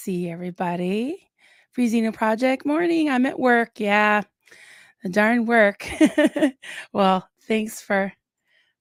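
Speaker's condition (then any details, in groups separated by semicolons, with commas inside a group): No condition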